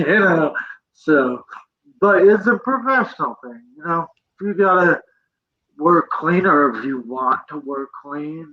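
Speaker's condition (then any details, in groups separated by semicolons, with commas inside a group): Cerebral palsy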